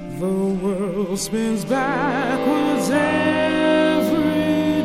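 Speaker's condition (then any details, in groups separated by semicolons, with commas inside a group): No condition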